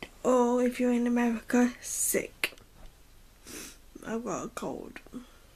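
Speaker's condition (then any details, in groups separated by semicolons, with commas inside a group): Cerebral palsy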